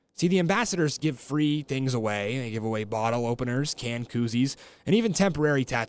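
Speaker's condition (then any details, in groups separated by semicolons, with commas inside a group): No condition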